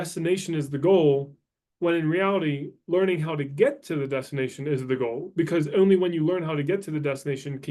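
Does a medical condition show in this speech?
No.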